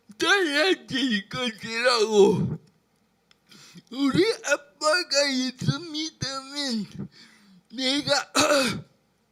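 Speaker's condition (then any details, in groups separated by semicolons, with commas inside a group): Brain lesion disability grade 1, severe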